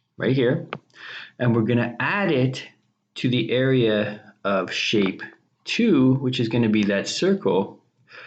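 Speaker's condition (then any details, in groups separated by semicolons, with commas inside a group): No condition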